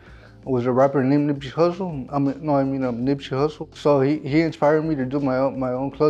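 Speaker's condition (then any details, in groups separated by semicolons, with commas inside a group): Cerebral palsy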